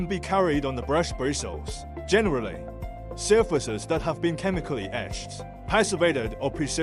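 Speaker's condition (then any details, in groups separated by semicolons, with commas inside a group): No condition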